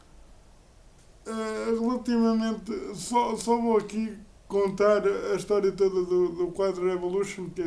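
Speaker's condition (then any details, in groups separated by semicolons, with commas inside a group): Cerebral palsy; uses a wheelchair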